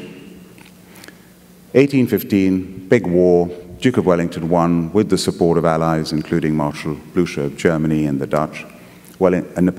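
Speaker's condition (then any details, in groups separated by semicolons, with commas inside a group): No condition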